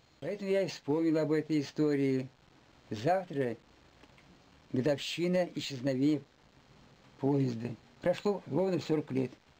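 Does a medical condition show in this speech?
No.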